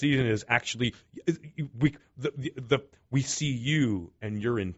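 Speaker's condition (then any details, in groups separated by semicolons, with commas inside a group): Stutter; stutter since birth, reticent to talk and teased as child, less fluent when younger; mostly fluent, about 99% of time per host, stutters when tired or anxious; trouble with consonants, anticipates troublesome words and talks around them, needs concentration to stay fluent; repeated words, prolonged sounds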